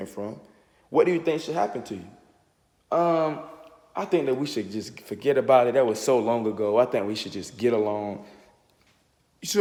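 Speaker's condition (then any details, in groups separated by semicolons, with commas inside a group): No condition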